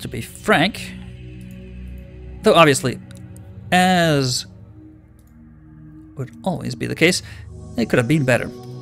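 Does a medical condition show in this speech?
No.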